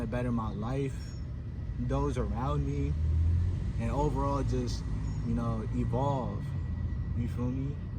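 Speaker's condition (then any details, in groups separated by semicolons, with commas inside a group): No condition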